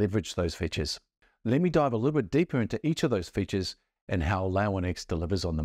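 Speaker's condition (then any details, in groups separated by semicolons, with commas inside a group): No condition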